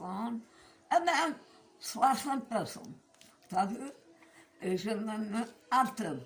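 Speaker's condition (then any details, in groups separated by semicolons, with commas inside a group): Meige syndrome, blepharospasm and oromandibular dystonia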